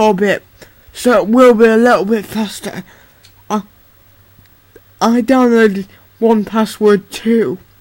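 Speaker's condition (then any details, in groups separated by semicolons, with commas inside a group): Cerebral palsy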